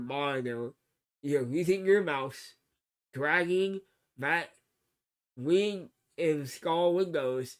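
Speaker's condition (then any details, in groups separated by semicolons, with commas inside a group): Cerebral palsy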